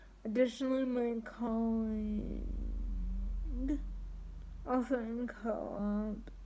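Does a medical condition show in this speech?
Yes: triplegic cerebral palsy.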